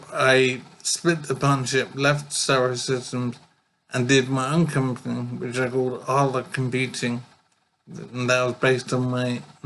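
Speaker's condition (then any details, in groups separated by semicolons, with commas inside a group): Brain injury; severe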